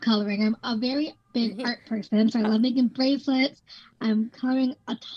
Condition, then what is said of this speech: Down syndrome. Yes, you've been very eloquent lately.